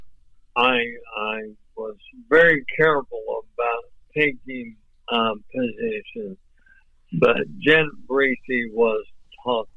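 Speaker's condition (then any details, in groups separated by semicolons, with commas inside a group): ALS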